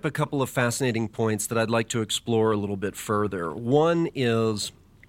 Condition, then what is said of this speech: None; typical speech.